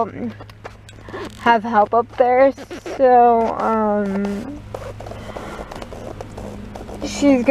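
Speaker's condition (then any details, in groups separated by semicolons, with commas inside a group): Cerebral palsy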